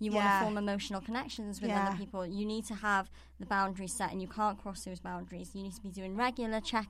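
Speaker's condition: Cleft palate; congenital cleft palate, bottle fed as infant, could not breastfeed or eat

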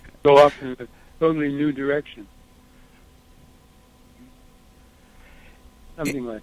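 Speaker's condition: Parkinson's disease; losing voice

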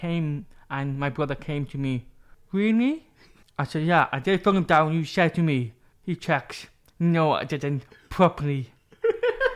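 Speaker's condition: Deafness with cochlear implants; unclear speech as child, cochlear implants switched on at age 11

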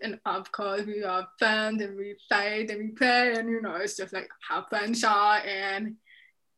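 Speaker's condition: Deafness, profound, severe; speech therapy for speaking and listening in deaf and hard of hearing program

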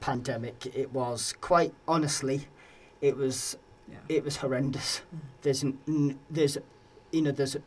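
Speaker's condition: Stammer; lifelong speech issues, verbal tics then stammer, years of speech and language therapy, breathing changes tried; ongoing, likely to remain, varies day to day, worse with emotions, dislikes hearing own voice through headset; stammering during recording, gasps and fights for speech every day, difficulty finishing sentences; repeated sounds, prolonged sounds

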